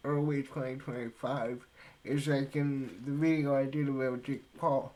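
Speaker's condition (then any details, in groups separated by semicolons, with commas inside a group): Cerebral palsy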